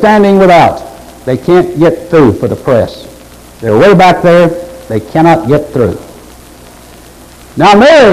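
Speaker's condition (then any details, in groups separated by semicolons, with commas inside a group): No condition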